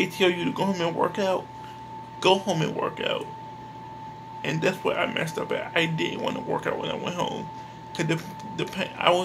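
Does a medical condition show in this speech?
Yes: cerebral palsy; speech is not the best.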